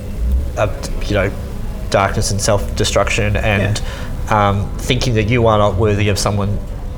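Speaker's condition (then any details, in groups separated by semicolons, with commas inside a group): Cleft lip and palate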